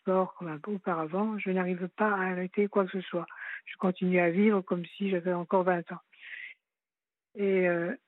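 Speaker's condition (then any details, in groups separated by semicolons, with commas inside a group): Parkinson's disease; unchanged treatment without side effects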